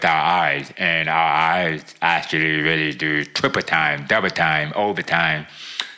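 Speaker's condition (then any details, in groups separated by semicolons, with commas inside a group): Deafness; born with profound hearing loss, wears hearing aids since childhood, cannot hear without them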